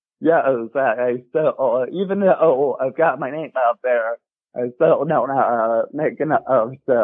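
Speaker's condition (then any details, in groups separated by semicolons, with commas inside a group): Muscular dystrophy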